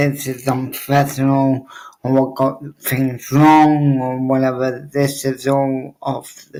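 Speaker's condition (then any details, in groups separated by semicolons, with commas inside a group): Cerebral palsy; wheelchair user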